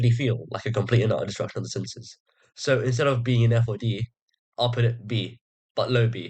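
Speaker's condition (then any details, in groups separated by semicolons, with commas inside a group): No condition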